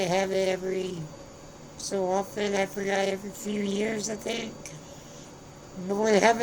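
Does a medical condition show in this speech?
Yes: spinal muscular atrophy.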